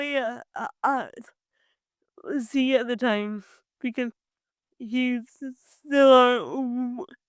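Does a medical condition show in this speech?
Yes: cerebral palsy; from birth.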